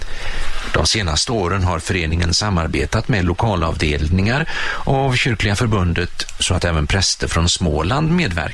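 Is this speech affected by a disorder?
No.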